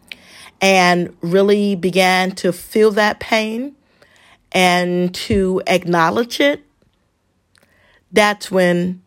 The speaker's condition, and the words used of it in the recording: Stuttering. And over time, I will get that word right.